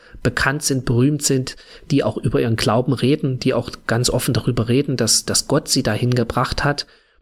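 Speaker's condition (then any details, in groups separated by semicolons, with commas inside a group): No condition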